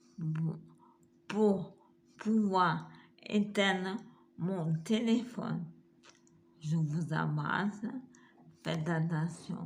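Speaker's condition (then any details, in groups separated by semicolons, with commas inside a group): Multiple sclerosis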